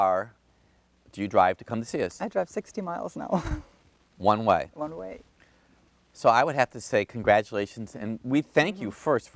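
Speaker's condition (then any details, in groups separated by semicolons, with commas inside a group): No condition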